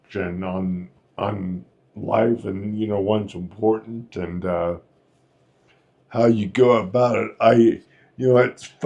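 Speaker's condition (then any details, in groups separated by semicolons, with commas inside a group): Friedreich's ataxia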